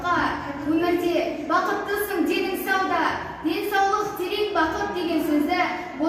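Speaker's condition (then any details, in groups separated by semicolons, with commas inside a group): No condition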